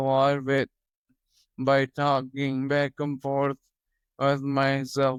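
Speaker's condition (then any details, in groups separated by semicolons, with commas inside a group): Toxic leukoencephalopathy, locked-in syndrome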